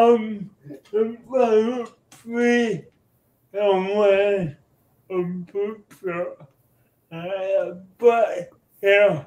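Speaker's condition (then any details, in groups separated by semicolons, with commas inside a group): Cerebral palsy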